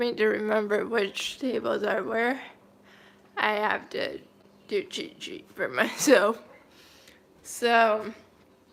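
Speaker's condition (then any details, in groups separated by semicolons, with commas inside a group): Cerebral palsy, mild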